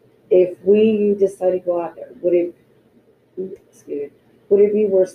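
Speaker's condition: No condition

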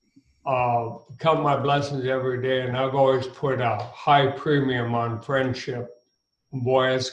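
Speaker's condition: ALS; ALS with throat onset

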